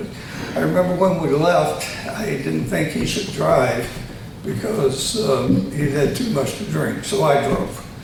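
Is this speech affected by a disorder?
Yes: tongue cancer surgery; both sides of tongue.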